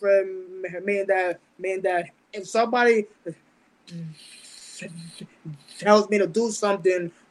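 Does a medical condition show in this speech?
Yes: stutter; mild speech impediment since about age 10, hears things funny; fears certain words not coming out; here prolonged sounds, blocks.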